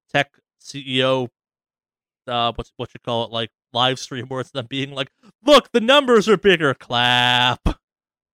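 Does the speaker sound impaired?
No.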